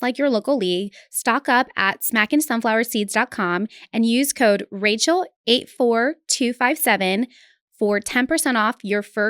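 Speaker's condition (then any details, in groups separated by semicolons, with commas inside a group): No condition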